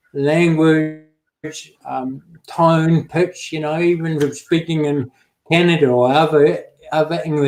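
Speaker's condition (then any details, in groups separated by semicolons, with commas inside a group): Cerebral palsy; affects speech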